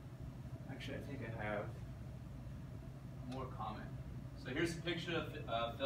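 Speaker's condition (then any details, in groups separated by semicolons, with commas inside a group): No condition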